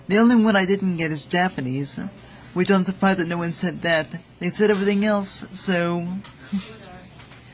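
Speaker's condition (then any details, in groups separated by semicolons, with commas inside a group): Cerebral palsy; visibly apparent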